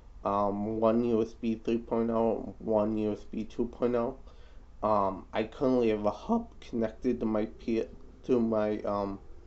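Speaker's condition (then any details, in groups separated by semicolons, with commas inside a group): Cerebral palsy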